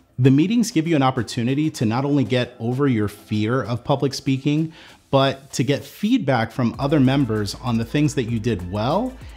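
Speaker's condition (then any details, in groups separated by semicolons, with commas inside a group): No condition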